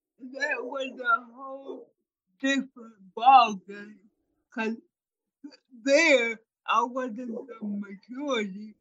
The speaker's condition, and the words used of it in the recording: Cerebral palsy. And so people think that she can't speak